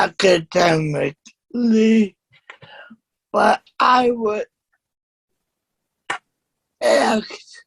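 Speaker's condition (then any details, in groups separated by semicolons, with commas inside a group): Cerebral palsy; one hand more affected; slight speech impediment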